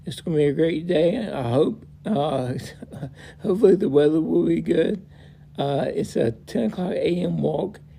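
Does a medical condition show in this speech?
Yes: multiple system atrophy; five years since symptom onset, progressively worse.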